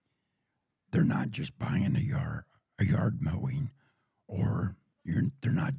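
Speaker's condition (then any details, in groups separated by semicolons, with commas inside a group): Throat cancer surgery, voice box tumor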